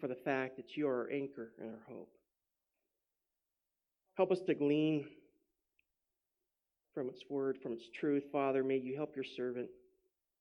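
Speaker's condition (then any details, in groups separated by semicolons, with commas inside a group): No condition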